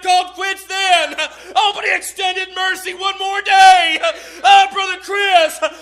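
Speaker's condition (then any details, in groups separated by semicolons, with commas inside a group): No condition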